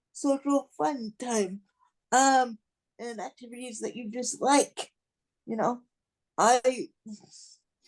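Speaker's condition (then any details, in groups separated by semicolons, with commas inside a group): Cerebral palsy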